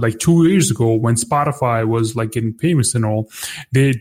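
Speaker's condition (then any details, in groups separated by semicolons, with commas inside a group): No condition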